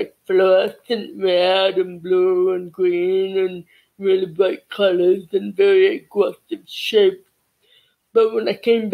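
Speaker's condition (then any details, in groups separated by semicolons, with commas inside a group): Cerebral palsy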